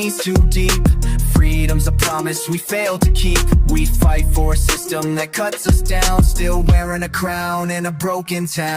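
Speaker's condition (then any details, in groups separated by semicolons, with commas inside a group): No condition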